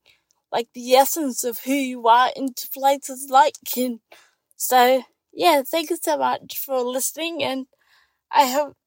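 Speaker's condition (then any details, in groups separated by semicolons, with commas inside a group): Cerebral palsy; diagnosed with cerebral palsy after birth in New Zealand, complex medical needs from childhood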